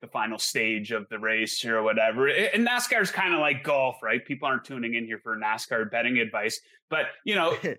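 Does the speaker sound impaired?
No.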